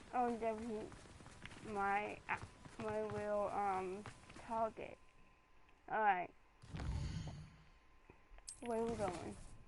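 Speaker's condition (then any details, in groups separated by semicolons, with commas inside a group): Cerebral palsy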